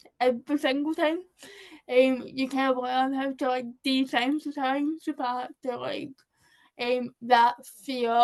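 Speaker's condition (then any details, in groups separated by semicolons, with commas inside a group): Cerebral palsy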